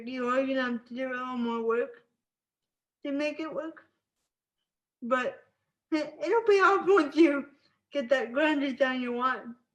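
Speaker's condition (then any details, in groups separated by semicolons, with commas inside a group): Spastic cerebral palsy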